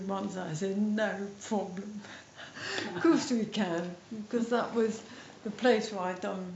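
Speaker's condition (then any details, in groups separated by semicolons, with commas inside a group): MND, mild; speech slightly affected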